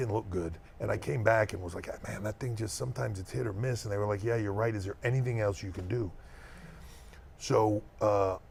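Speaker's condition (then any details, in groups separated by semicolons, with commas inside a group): No condition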